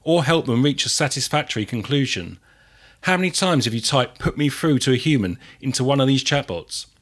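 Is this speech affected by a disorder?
No.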